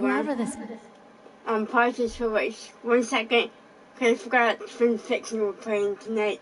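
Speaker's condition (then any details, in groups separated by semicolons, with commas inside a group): Cerebral palsy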